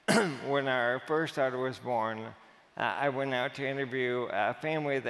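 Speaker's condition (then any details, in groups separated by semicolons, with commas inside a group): Amyotrophic lateral sclerosis; speech audibly affected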